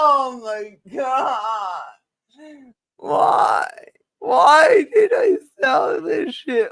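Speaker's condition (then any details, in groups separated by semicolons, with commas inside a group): Cerebral palsy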